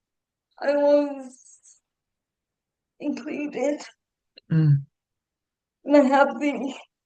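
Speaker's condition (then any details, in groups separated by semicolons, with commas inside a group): Cerebral palsy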